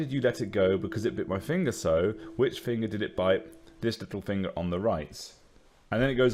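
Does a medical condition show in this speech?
No.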